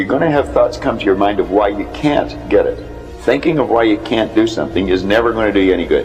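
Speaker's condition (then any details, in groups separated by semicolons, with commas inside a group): No condition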